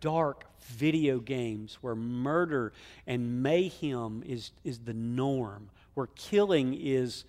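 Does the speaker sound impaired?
No.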